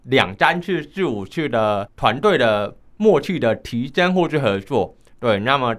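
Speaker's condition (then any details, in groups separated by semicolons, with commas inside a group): Hearing impairment, high-frequency hearing loss, mild; low frequencies near normal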